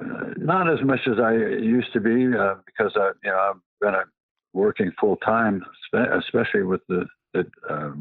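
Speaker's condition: Parkinson's; past cancer

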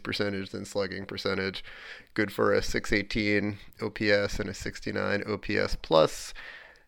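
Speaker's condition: No condition

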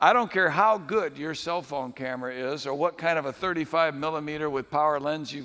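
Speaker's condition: No condition

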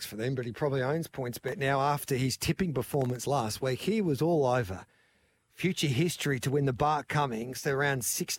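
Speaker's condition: No condition

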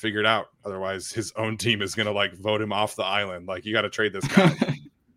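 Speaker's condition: No condition

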